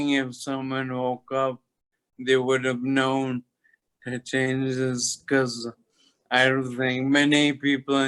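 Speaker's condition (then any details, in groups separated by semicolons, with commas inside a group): Toxic leukoencephalopathy, locked-in syndrome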